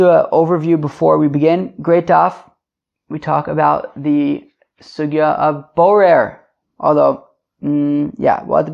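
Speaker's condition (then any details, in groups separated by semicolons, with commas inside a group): No condition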